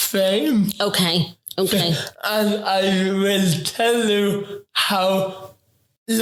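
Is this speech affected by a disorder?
Yes: ataxic cerebral palsy; affects talking.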